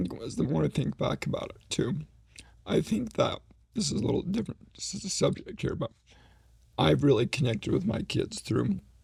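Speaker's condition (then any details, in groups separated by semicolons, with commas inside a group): ALS; needs voice rest during conversation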